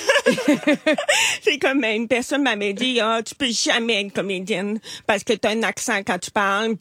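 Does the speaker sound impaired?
Yes: hearing loss; hard of hearing since childhood, attended special school for hard-of-hearing pupils, then mainstream school, skilled lip reader; relies on lip reading, asks others to repeat, avoids phone calls; accent when speaking, noted by others.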